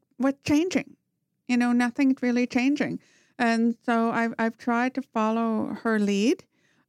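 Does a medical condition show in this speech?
Yes: profound hearing loss, congenital, bilateral; wears hearing aid in right ear, used captioning and FM receiver in law school.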